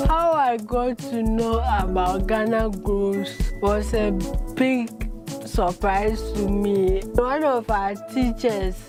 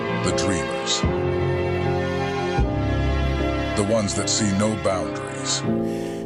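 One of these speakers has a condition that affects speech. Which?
The first: cerebral palsy; from birth; 24 years since onset.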